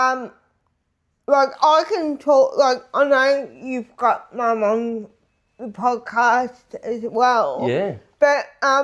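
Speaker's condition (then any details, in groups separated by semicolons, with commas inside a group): Disability affecting speech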